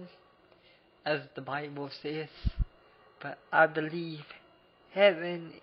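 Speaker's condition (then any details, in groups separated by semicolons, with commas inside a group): Cerebral palsy; abnormal voice, can barely talk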